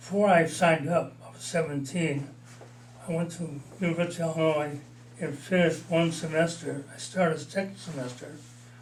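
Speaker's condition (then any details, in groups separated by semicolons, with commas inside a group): Parkinson's disease, mild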